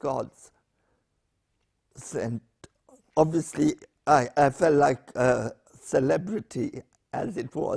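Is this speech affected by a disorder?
Yes: spastic paraplegia with essential tremor.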